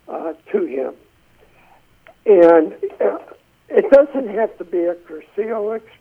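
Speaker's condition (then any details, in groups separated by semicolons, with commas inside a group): Essential tremor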